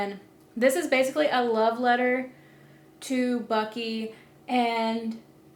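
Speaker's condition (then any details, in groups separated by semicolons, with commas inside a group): No condition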